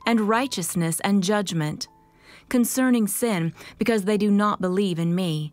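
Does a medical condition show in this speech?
No.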